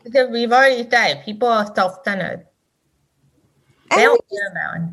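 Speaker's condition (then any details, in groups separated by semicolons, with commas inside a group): Deaf; hearing aid user, reads transcription app to follow speech, uses sign language; raises voice without hearing aid, cannot hear own voice, goes by feel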